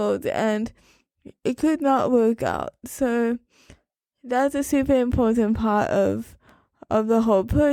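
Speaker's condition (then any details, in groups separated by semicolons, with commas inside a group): Cerebral palsy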